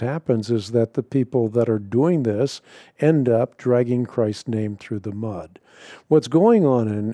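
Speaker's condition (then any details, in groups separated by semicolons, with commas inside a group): No condition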